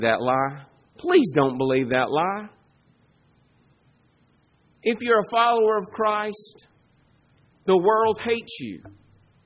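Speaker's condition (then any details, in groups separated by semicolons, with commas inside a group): No condition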